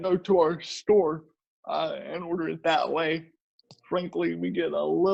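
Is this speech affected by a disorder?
Yes: cerebral palsy.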